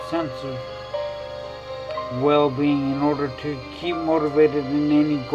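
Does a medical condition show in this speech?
Yes: traumatic brain injury.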